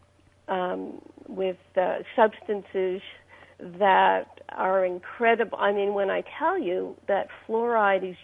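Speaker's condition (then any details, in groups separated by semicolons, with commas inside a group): No condition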